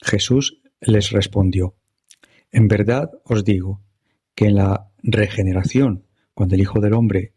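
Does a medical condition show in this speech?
No.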